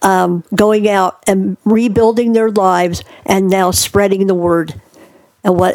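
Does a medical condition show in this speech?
Yes: cleft palate; born two months premature.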